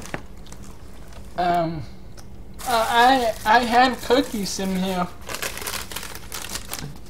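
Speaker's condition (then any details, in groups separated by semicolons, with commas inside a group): Cerebral palsy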